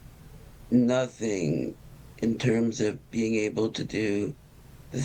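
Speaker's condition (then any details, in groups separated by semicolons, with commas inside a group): Parkinson's disease; early-onset form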